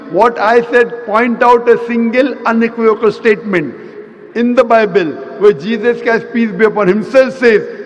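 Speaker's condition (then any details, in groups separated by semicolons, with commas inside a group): No condition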